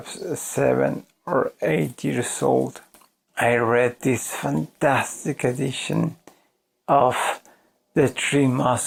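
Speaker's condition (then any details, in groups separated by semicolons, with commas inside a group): ALS; voice severely damaged, hard to understand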